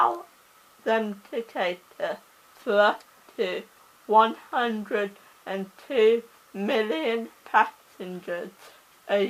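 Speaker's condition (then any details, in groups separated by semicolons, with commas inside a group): Cerebral palsy; oxygen starvation at birth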